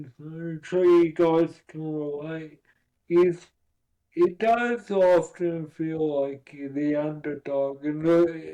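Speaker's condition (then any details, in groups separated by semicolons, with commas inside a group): Cerebral palsy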